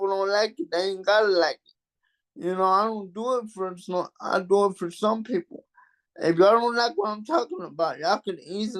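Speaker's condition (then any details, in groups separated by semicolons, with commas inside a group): Cerebral palsy; mild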